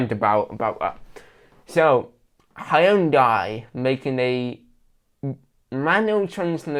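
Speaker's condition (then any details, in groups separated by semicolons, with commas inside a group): Cerebral palsy with stammer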